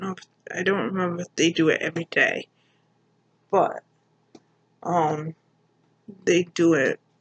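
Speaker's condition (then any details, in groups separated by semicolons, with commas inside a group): Cerebral palsy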